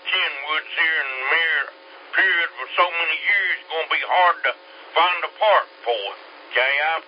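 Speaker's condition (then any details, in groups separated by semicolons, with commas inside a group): Slurred speech; stroke 3 years ago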